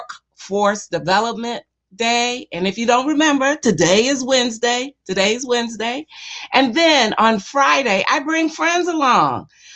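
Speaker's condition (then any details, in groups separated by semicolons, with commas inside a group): No condition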